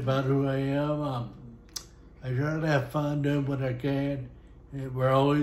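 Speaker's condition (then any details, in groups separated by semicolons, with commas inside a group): Friedreich's ataxia; inherited from both parents, affects nerves; aged 39, diagnosed at 12, bathroom modifications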